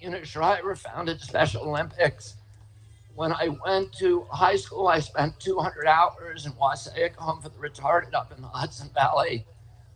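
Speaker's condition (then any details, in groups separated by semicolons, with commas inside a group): Spasmodic dystonia; formerly very strong voice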